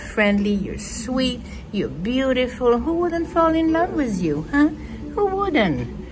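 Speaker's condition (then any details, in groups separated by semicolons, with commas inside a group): No condition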